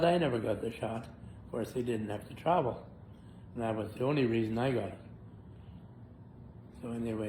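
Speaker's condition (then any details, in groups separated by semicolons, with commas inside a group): Motor neuron disease; recently diagnosed after breathing problems; shortness of breath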